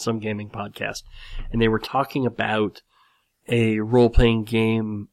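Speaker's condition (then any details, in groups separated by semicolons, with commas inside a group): Cleft lip and palate; series of plastic surgeries for repair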